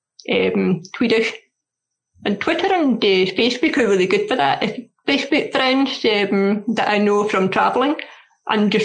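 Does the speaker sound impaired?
Yes: deafness; struggles hearing loudspeakers, often needs repetition, accent in foreign languages.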